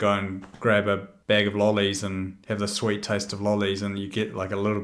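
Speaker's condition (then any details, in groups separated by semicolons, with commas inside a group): No condition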